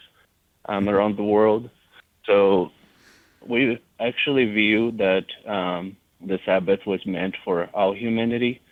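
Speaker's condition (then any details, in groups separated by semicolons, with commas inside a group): No condition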